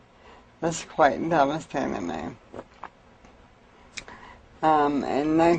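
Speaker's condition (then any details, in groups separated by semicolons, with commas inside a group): Amyotrophic lateral sclerosis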